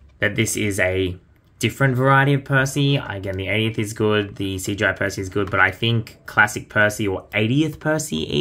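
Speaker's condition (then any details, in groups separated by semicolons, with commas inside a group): No condition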